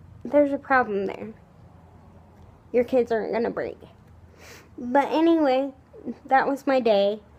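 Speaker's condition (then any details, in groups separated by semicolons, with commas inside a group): Cerebral palsy, spastic, severe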